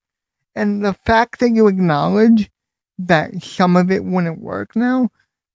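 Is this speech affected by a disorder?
Yes: cerebral palsy; wheelchair user, age 29.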